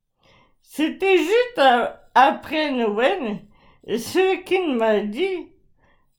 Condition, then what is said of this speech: ALS (motor neuron disease). Parlons-en de cette voix qui se détériore petit à petit.